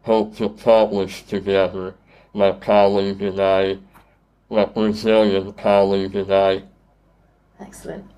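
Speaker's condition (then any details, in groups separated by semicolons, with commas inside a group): Treacher Collins syndrome; voice distorted, some cannot understand, worse on telephone, repeating takes energy, intelligible after years of therapy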